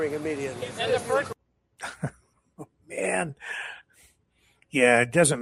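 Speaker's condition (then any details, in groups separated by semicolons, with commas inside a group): No condition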